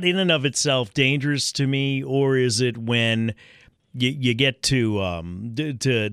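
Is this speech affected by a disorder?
No.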